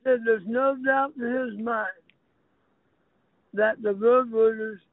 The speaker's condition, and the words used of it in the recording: Throat cancer. I speak with a very unique accent.